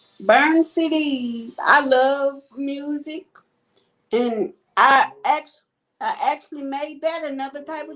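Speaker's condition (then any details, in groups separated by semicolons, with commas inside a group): Cerebral palsy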